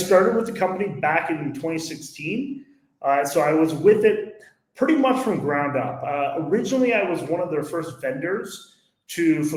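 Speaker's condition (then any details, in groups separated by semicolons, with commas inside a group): No condition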